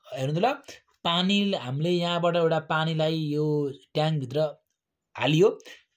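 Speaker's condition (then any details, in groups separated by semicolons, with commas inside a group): No condition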